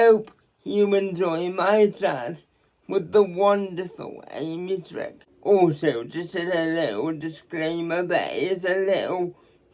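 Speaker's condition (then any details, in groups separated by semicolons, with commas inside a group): Quadriplegic cerebral palsy; quadriplegic, full-time powerchair user; diagnosed in infancy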